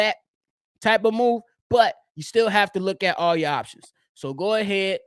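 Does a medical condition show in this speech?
No.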